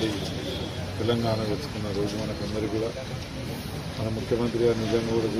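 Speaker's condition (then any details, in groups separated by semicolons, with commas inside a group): No condition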